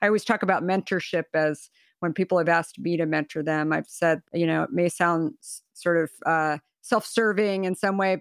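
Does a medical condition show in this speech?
No.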